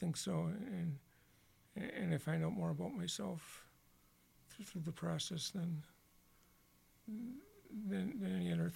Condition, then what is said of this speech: Parkinson's disease. In fact, my voice is so bad today is a direct symptom.